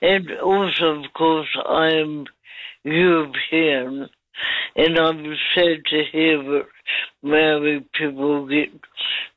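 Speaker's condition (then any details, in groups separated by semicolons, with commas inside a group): Cerebral palsy; speech often mistaken by others for drunkenness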